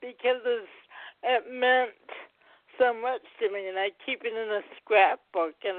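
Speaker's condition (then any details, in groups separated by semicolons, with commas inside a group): Cerebral palsy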